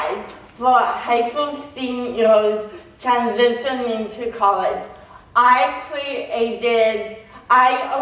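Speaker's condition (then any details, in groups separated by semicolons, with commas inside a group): Cerebral palsy; phone speech misunderstood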